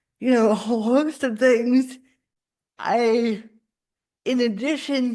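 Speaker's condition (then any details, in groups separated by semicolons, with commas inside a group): Cerebral palsy; spasticity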